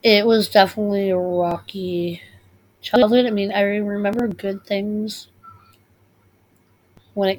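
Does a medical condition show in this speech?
Yes: cleft lip and palate; congenital unilateral cleft lip, palate split down middle, many childhood surgeries, left nostril blocked by cartilage; childhood speech impediment, slow speech development, audible heavy breathing or wheezing heard over words.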